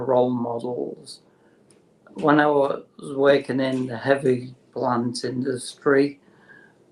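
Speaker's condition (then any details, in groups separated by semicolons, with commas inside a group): Motor neurone disease; terminal, no cure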